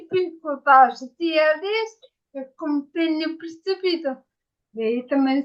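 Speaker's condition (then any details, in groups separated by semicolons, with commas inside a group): Ataxia after brain injury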